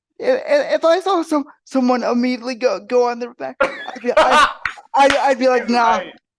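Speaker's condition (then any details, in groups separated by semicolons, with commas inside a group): Cerebral palsy; wheelchair user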